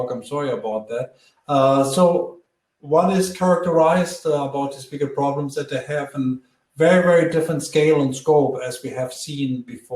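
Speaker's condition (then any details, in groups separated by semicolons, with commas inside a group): No condition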